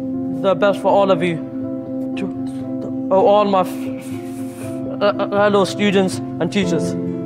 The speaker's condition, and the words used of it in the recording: Stuttering. I want to especially thank Mr. Burton for helping me overcome my stammer.